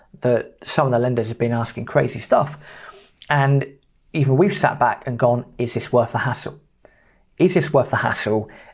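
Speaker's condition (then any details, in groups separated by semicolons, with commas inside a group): No condition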